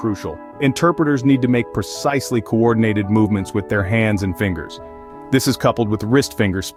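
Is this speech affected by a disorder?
No.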